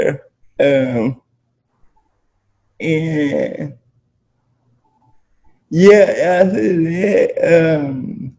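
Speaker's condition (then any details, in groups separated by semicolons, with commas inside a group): Spastic quadriplegic cerebral palsy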